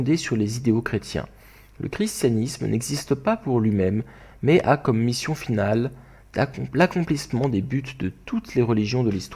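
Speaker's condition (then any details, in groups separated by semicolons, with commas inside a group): No condition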